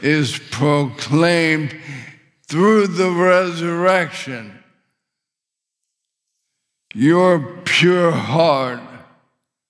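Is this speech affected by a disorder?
Yes: ALS; muscles falling apart throughout body, swallowing difficulty; very little physical function, paralysis expected within a year or two, later breathing muscle failure expected; struggles with swallowing, choked seriously on saliva, windpipe tightened, couldn't breathe.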